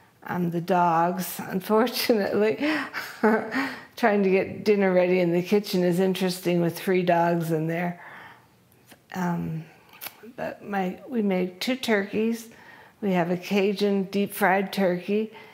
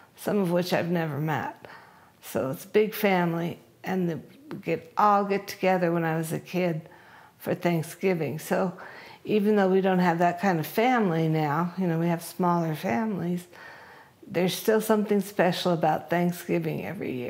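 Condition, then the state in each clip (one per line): Parkinson's disease
SpeechVive device on
SpeechVive device off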